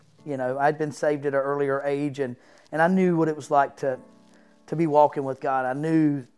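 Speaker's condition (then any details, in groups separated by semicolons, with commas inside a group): No condition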